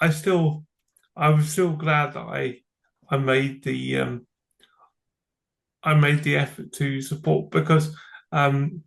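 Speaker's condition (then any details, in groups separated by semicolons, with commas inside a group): Cerebral palsy; from birth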